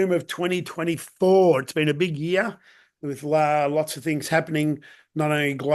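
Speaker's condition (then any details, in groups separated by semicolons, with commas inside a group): No condition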